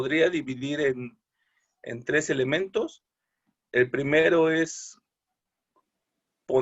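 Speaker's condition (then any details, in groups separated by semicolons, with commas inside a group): No condition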